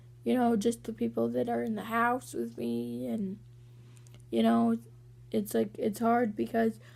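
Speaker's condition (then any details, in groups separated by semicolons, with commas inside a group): Cerebral palsy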